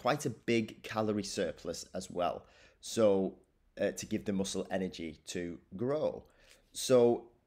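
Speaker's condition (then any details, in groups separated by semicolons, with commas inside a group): No condition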